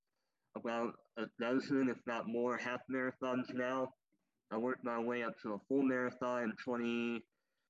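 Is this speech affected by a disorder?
Yes: cleft lip and palate, popliteal pterygium syndrome; amputation.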